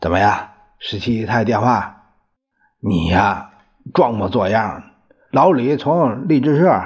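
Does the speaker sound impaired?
No.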